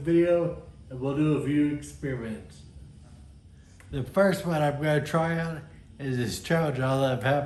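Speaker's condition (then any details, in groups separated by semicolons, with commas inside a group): Friedreich's ataxia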